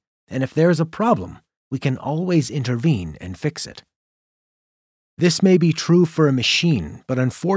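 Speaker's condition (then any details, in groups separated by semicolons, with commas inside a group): No condition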